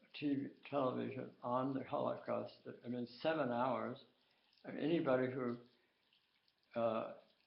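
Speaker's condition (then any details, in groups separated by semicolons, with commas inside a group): Tongue cancer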